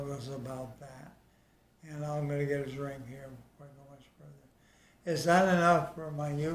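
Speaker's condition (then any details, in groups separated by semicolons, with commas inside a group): ALS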